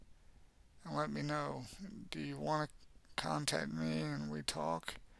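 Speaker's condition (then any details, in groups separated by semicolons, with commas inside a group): Cerebral palsy; has had speech therapy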